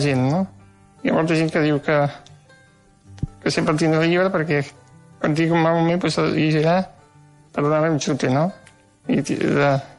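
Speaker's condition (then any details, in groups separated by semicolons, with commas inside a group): Duchenne muscular dystrophy; progressive loss of strength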